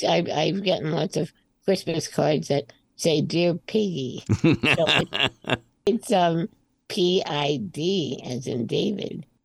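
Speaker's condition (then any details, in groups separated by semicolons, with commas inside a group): Spinal muscular atrophy type 2; from birth, slightly progressive since 20s, arms less mobile, power chair from 12, sensation unaffected; on oral breakthrough medication strengthening motor neurons; hard time talking before medication, breathing, speaking, singing now stronger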